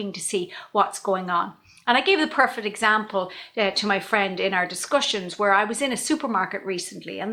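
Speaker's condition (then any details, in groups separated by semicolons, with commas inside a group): No condition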